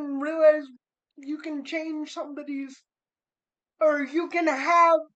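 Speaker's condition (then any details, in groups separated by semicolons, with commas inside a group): Cerebral palsy; spastic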